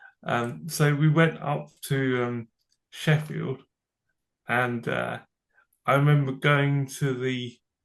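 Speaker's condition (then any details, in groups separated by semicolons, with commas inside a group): Cerebral palsy; from birth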